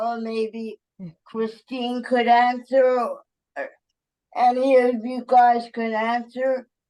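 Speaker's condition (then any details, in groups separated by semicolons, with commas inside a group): Cerebral palsy; uses wheelchair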